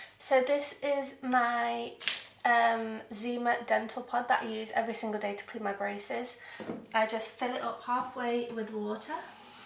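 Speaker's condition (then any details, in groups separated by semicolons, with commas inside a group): No condition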